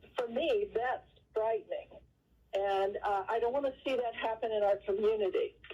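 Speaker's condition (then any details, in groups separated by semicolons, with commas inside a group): No condition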